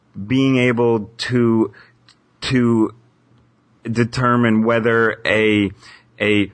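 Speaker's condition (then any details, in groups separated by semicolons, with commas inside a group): Stuttering; person who stutters; in psychotherapy, helping with letting go and accepting stuttering; stutter-like tension when signing own name, worse under pressure or with people watching; repeated words, blocks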